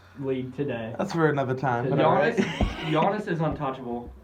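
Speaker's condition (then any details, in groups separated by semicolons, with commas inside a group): No condition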